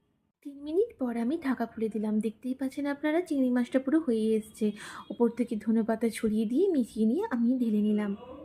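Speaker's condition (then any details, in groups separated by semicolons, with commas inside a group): No condition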